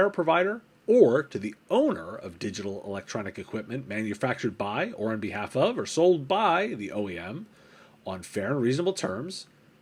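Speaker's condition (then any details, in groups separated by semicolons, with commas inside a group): No condition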